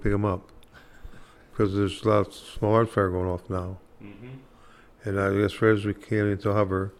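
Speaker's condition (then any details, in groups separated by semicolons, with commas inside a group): Parkinson's disease; speech affected very significantly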